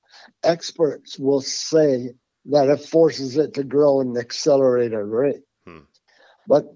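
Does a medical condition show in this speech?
Yes: Parkinson's; tremors since youth, progressively worse.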